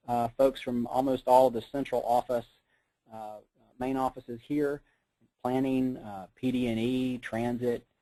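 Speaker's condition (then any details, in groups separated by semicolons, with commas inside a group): No condition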